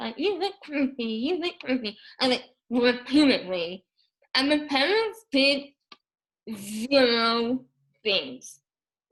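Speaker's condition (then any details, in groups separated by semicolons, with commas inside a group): Moebius syndrome; paralyzed tongue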